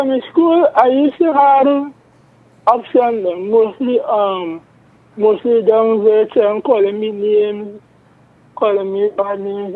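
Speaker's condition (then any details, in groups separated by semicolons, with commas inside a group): Cerebral palsy; present from birth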